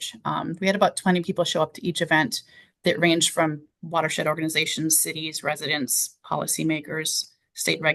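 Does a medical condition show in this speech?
No.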